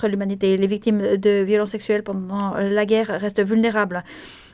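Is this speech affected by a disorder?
No.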